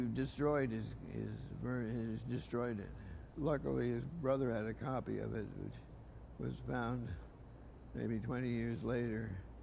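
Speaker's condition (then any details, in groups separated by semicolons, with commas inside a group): Parkinson's disease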